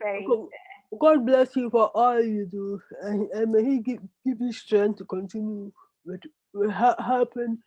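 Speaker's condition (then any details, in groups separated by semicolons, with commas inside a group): Cerebral palsy; brain damage cause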